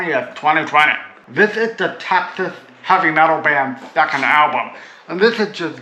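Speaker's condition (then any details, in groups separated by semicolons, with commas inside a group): Cerebral palsy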